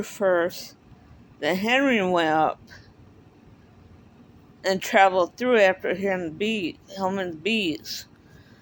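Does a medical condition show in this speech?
Yes: cerebral palsy; speaks differently.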